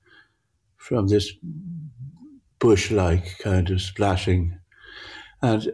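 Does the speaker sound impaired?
Yes: Parkinson's; altered visual perception.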